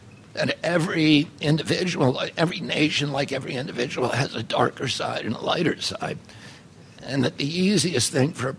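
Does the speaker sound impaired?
Yes: spasmodic dysphonia; about 27 years since onset.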